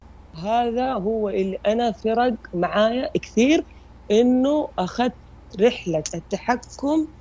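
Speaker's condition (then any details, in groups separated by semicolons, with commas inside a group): Stuttering; milder than many others, therapy begun about two years ago, cognitive behavioral therapy, strategy training; prolonged sounds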